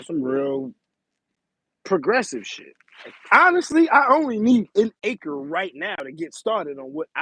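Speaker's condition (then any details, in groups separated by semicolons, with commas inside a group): No condition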